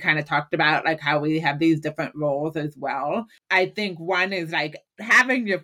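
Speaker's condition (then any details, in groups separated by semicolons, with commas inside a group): Hearing loss; hearing aid and cochlear implant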